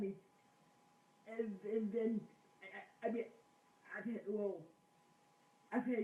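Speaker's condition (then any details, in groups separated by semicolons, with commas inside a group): Cerebral palsy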